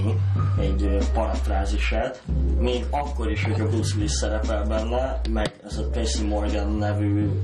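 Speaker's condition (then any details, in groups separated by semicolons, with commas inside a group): Cleft lip and palate; congenital cleft lip with cleft palate, small palatal cleft, 27-30 operations mostly plastic surgery; head-tilting drinking habit persists; mouth and voice noticed as odd by other children in childhood, liquids leaked through nose in infancy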